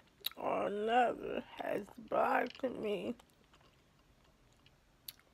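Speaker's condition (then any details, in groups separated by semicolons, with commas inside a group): ALS; affects hands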